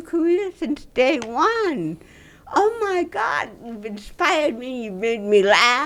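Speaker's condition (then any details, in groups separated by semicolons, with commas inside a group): Cerebral palsy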